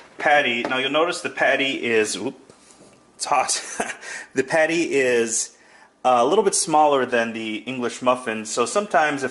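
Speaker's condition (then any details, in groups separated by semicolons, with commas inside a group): No condition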